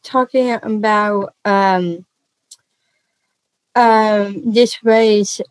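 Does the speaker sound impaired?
Yes: Down syndrome; congenital.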